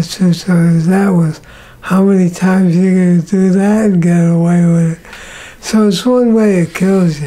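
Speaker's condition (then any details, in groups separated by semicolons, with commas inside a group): Parkinson's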